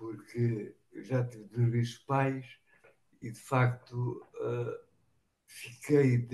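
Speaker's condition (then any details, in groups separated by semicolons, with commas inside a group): Machado-Joseph disease (sca3)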